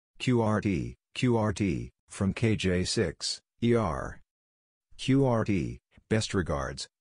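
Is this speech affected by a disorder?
No.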